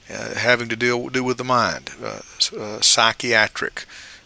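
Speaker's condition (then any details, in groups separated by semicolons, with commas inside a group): No condition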